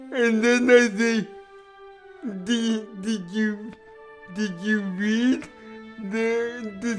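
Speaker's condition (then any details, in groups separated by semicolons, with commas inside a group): Cerebral palsy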